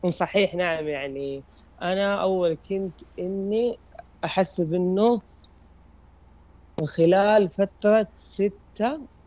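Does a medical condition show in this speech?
Yes: stuttering; milder than many others, therapy begun about two years ago, cognitive behavioral therapy, strategy training; here prolonged sounds.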